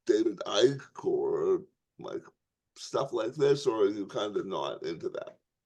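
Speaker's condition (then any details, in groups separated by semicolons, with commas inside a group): Tongue cancer surgery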